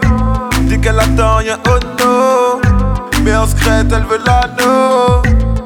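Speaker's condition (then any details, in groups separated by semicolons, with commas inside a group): No condition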